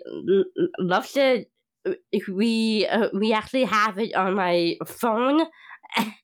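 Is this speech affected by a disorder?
Yes: Down syndrome; past knee surgery with metal piece in knee, long hospital stay; age 30, slow to catch breath walking hills, as on Japan trip.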